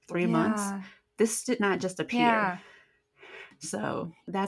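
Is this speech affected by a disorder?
No.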